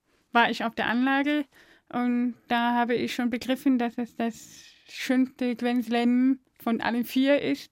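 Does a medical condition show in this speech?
Yes: deafness; deaf since birth, diagnosed by brainstem audiometry, suspected oxygen lack from cord around neck at birth; hearing aids worn in training, removed for deaf competitions, counts score aloud, uses hand signs; speaks very clearly, spoken language learned via early intervention, mother, Aachen deaf kindergarten, balloons.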